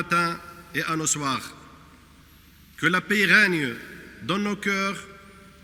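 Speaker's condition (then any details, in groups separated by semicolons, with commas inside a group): No condition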